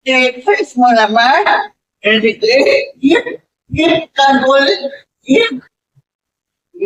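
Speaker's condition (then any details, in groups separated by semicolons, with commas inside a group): Cerebral palsy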